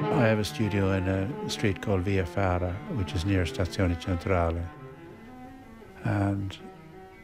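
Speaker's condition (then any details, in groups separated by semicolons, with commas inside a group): Parkinson's; progressive, expected to get tougher, affects making steady non-wobbly lines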